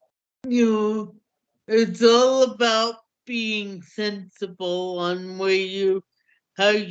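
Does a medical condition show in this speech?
Yes: cerebral palsy; hamstring treatment.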